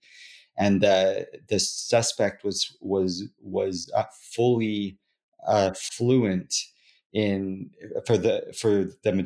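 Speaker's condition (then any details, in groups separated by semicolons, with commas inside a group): Stuttering; stuttering since childhood; stutters throughout interview; allows stuttering rather than trying to be fluent; repeated words, prolonged sounds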